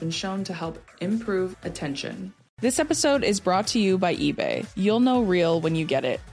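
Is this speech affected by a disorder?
No.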